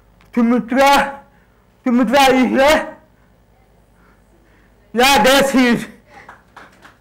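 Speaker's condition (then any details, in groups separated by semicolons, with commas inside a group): Cerebral palsy; hinders speech, sounds childlike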